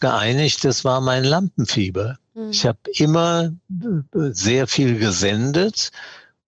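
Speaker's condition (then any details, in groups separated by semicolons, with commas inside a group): Parkinson's disease; mild course so far, still trembles, diet and sport to slow progression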